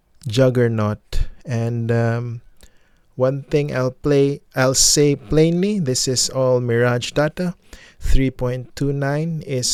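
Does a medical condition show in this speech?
No.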